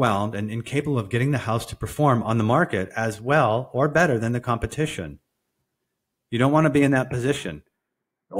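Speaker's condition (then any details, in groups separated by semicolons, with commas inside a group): No condition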